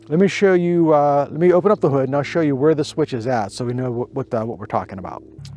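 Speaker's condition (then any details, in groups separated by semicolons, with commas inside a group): No condition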